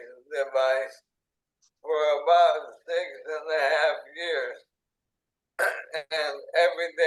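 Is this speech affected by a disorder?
Yes: ALS; onset in hands and arms, tracheostomy.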